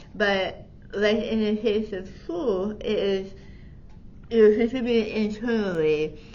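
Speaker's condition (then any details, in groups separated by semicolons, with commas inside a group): Tongue cancer surgery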